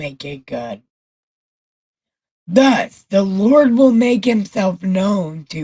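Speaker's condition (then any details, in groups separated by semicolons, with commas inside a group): Brain injury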